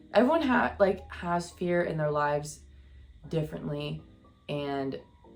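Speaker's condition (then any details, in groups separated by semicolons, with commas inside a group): No condition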